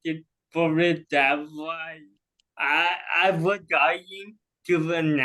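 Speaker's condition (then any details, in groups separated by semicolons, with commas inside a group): Cerebral palsy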